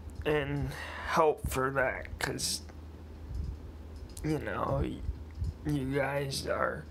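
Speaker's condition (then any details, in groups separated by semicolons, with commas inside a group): Cerebral palsy, mild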